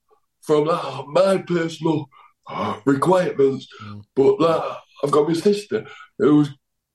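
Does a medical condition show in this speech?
Yes: cerebral palsy; cerebral palsy affecting left side, dodgy left arm, cannot walk, power chair, needs help getting up and dressing.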